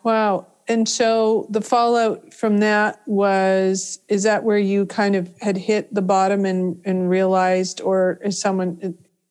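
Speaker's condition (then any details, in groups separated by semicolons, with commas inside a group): No condition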